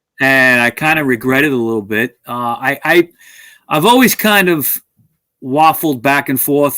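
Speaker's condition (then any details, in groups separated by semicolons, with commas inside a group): No condition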